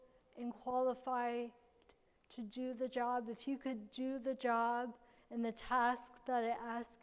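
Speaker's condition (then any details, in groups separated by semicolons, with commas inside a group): Cerebral palsy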